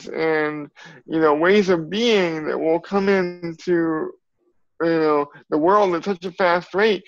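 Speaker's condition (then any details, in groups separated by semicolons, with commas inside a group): Cerebral palsy; from birth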